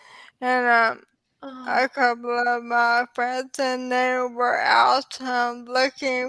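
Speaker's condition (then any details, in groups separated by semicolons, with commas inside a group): ALS; diagnosed in early 30s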